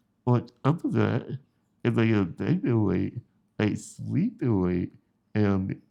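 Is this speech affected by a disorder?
Yes: spinal muscular atrophy.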